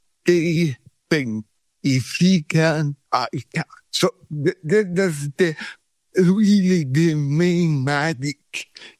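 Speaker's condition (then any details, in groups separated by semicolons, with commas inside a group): Cerebral palsy; from birth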